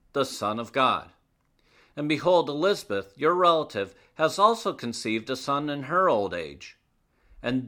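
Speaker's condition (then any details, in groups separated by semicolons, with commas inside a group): No condition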